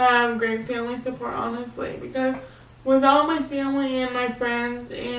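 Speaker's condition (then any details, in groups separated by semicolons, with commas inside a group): Cerebral palsy; baclofen pump for spasms; pump replaced, three recent surgeries, physical therapy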